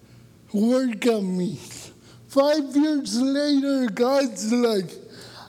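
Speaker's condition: Cerebral palsy; born about two weeks early

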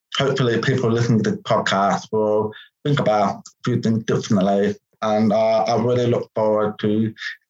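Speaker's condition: Profound deafness; congenital, born deaf

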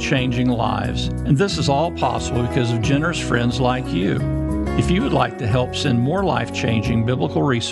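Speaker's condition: No condition

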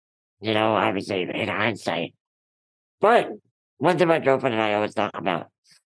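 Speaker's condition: Ullrich congenital muscular dystrophy; from birth, collagen 6a3 mutation, floppy hands and feet, diagnosed at 4, type found at 25; needs daily help with dressing, grooming and bathing

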